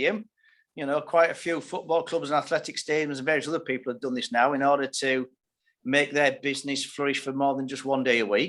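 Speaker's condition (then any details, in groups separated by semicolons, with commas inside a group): No condition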